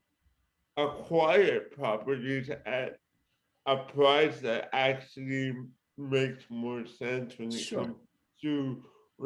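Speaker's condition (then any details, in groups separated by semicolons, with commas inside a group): Cerebral palsy; present from birth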